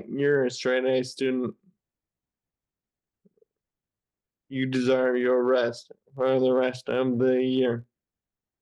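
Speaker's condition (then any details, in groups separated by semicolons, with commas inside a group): Friedreich's ataxia; 14 years since diagnosis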